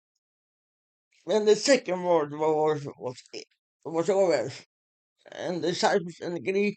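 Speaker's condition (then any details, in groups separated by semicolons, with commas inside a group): Muscular Parkinson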